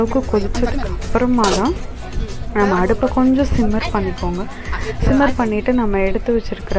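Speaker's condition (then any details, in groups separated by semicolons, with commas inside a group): No condition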